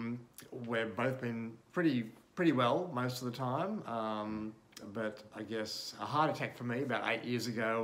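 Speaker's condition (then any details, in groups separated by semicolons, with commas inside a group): No condition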